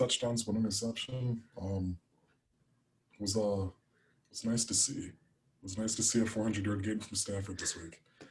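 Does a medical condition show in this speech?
No.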